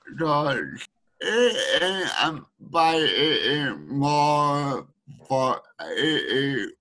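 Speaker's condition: Speech needing a translator

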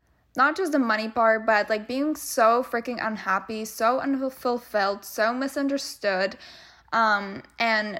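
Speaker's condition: No condition

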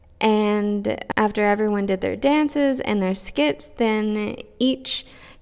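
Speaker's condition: No condition

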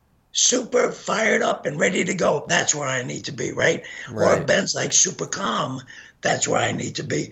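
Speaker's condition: Gunshot injury to voice box; hit spine

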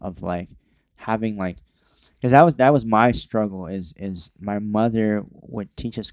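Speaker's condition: Cleft lip and palate

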